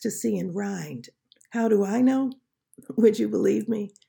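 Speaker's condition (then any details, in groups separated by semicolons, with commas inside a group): No condition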